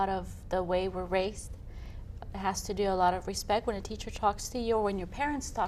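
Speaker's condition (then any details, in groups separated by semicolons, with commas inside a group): No condition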